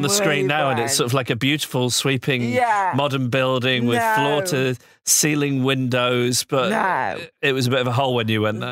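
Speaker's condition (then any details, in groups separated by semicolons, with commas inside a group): No condition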